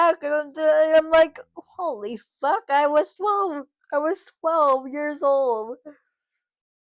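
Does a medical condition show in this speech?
Yes: cerebral palsy, spastic.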